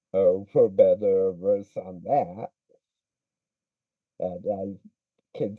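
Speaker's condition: Speech impediment

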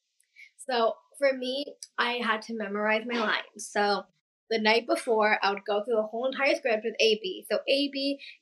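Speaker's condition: Down syndrome; past speech therapy, therapist helped connect with thoughts, open heart surgery at 19, stopped singing and vocal coaching afterwards

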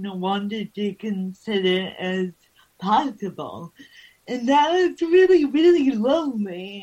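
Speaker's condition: Cerebral palsy

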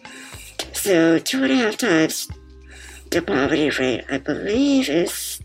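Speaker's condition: Muscular dystrophy; bipap machine audible while speaking

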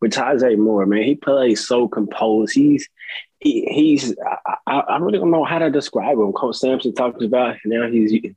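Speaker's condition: No condition

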